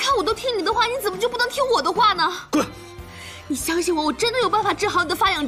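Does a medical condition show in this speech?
No.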